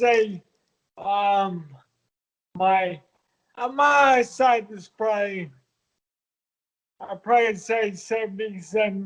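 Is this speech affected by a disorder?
Yes: multiple sclerosis; arms and legs affected; nine years since diagnosis, arms intermittent, legs nearly immobile; talking good, breathing laboured, voice improves within hours.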